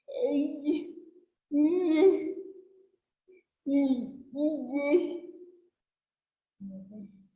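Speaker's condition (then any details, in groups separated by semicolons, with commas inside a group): Cerebral palsy; since birth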